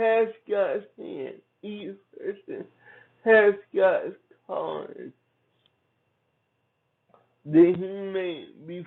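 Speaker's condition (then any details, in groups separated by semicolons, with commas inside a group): Cerebral palsy; from birth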